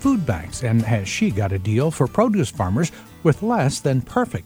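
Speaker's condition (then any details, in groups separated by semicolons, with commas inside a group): No condition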